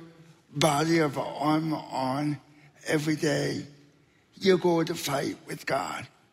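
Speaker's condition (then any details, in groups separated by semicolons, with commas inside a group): Spastic quadriplegic cerebral palsy; neurological muscle stiffness limiting arm and leg mobility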